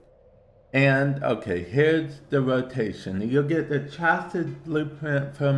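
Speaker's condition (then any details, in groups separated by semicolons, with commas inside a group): Cerebral palsy; affects speech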